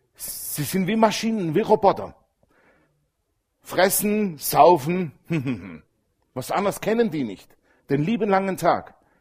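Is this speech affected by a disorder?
No.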